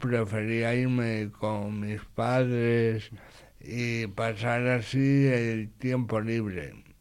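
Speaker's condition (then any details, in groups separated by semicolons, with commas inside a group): Condition akin to cerebral palsy, acquired after age three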